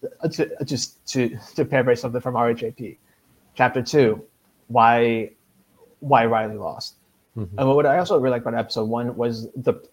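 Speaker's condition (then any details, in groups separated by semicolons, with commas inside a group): Stuttering; person who stutters; quite a few stuttering moments expected throughout conversation, part of how speech sometimes goes; repeated sounds, repeated words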